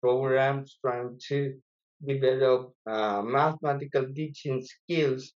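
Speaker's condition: Infantile cerebral palsy; exams in Mexico

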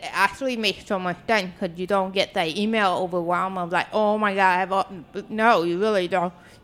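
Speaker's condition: Deafness; speaks really well, deafness often unnoticed

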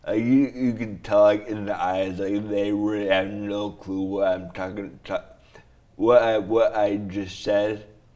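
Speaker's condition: Traumatic brain injury, diffuse axonal injury; slurred speech, thinking sharp, relearned talking and swallowing after coma

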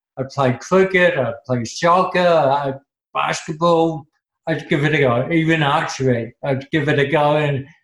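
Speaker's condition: Cerebral palsy; not seen on scans

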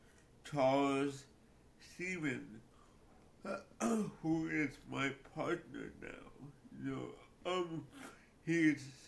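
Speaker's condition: Cerebral palsy; cerebral palsy since childhood

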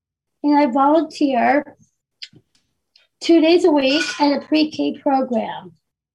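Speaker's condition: Down syndrome; delivering live talk with slides

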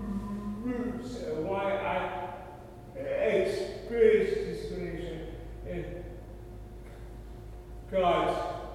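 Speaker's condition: Cerebral palsy; formerly worse

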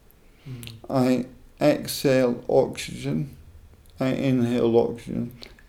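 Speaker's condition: Motor neuron disease; advanced motor neuron disease diagnosed in Dubai age 48 after year of misdiagnosis, muscle weakness; 4 years post-diagnosis, daily hypoxic breathing exercises, three-monthly breathing tests, blood oxygen 99%, young-adult lung capacity; speech weakness, not brilliant but understandable, muscle machine on atrophy setting for voice box, still talking

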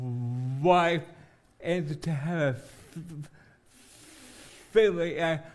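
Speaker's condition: Cerebral palsy; congenital, uses wheelchair; speech impediment, needs careful enunciation for voice recognition, jokingly calls Siri speech therapist

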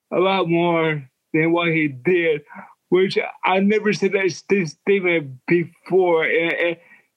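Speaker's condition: Cerebral palsy; wheelchair user

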